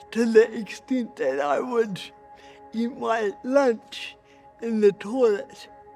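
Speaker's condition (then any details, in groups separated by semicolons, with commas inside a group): Cerebral palsy; right hand slower, less controlled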